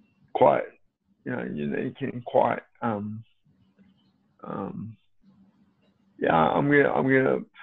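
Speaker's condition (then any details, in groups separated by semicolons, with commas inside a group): Cerebral palsy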